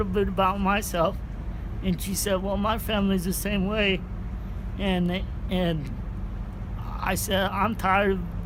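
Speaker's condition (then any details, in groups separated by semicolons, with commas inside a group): Cerebral palsy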